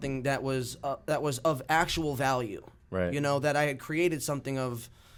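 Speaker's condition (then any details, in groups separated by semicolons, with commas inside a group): No condition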